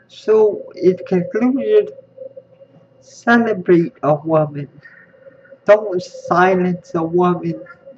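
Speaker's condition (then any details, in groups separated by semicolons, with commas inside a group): Spastic cerebral palsy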